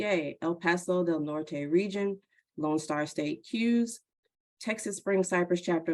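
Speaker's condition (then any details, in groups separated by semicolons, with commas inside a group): No condition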